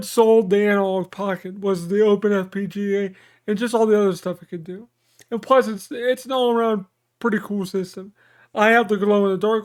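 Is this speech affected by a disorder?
Yes: cerebral palsy.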